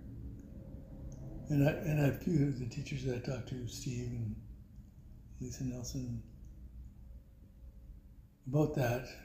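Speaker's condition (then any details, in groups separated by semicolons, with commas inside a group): Parkinson's; voice weakened by Parkinson's, knee replaced after hardly walking, earlier taught from chair; voice went with Parkinson's, can still whisper, formerly whisper carried and was heard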